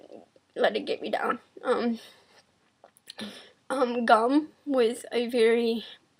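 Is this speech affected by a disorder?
Yes: cerebral palsy.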